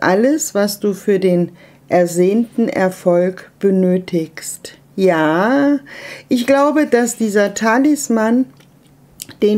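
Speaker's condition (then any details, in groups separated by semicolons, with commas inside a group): No condition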